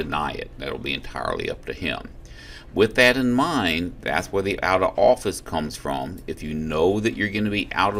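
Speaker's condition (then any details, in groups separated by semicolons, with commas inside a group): No condition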